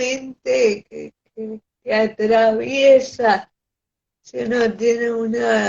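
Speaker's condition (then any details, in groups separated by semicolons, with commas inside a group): Cerebral palsy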